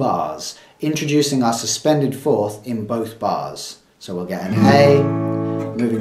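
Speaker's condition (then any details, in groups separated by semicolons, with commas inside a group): No condition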